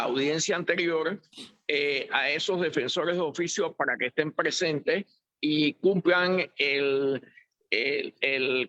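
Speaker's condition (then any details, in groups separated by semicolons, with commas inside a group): No condition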